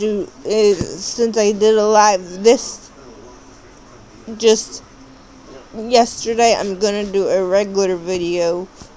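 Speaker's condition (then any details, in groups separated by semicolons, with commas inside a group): Cerebral palsy; sounds out of breath after therapy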